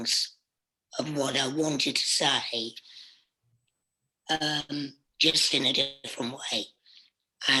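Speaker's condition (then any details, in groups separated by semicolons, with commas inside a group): Laryngectomy; voice box surgically removed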